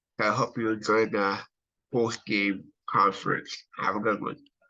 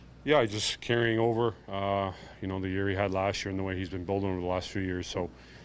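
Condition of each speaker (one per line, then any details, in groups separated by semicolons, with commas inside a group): Cerebral palsy; from birth, affects brain and body muscles
No condition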